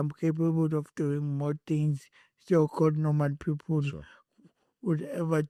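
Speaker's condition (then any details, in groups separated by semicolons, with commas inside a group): Cerebral palsy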